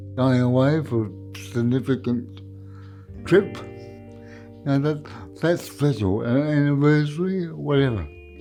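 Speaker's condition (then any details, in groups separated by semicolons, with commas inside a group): Cerebral palsy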